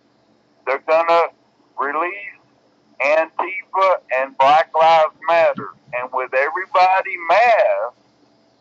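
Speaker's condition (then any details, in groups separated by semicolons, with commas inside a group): Cerebral palsy; bedbound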